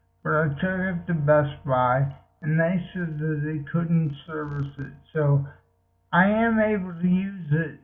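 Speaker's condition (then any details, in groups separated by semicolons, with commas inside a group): Multiple sclerosis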